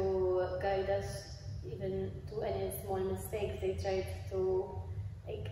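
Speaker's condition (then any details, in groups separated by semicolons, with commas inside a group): No condition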